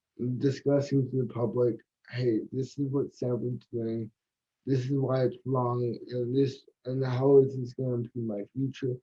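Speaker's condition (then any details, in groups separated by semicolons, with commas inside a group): Cerebral palsy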